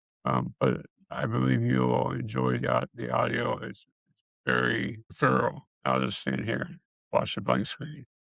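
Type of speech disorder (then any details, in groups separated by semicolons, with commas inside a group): Dysarthria; multiple system atrophy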